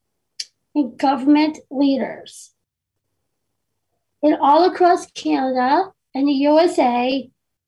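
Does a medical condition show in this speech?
Yes: Down syndrome; delivering live talk with slides.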